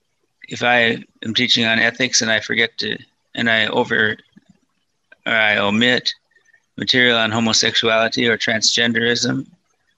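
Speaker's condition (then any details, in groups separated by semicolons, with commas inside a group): Parkinson's disease, mild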